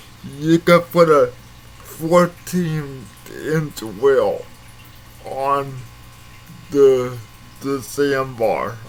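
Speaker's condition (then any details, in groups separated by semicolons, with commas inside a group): Cerebral palsy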